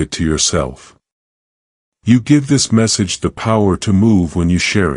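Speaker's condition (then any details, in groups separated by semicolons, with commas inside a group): No condition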